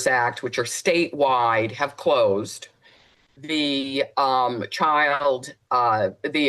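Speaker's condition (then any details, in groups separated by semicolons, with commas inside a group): No condition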